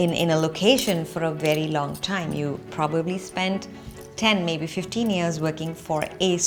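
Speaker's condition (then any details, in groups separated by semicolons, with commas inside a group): No condition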